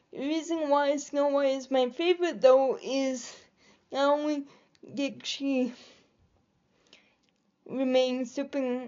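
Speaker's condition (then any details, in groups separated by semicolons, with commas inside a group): Cerebral palsy; able to articulate and speak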